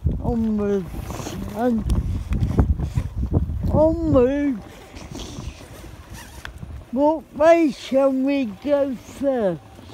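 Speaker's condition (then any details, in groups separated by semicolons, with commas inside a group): Cerebral palsy; spastic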